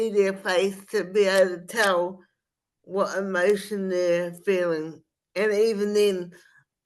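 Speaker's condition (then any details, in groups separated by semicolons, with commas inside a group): Spastic cerebral palsy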